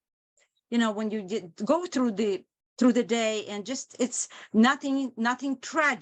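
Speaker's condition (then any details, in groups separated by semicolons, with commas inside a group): No condition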